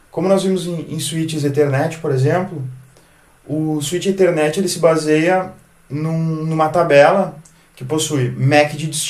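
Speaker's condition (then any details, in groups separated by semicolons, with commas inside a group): No condition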